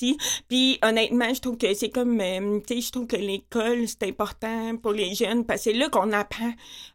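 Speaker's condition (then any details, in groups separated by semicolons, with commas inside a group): Profound deafness with cochlear implant, congenital; misses fast group talk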